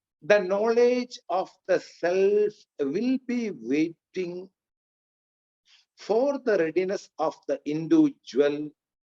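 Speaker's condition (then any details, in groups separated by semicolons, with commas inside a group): No condition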